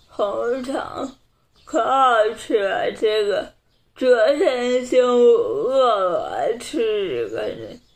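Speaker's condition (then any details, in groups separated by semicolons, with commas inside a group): Cerebral palsy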